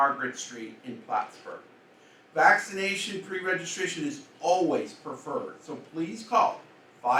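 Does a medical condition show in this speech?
No.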